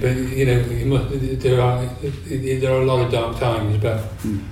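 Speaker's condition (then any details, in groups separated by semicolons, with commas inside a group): Parkinson's disease; degenerative neurological condition, brain lacks dopamine, symptoms about three years before diagnosis, no cure; quieter, mumbles a lot, new since onset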